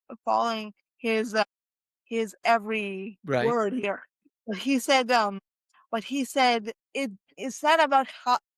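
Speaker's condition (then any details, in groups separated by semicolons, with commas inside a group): Quadriplegic cerebral palsy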